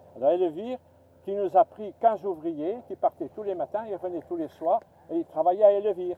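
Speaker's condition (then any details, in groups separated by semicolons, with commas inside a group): No condition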